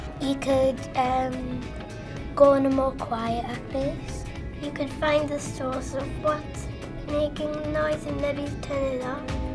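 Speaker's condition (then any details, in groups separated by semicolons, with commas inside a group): No condition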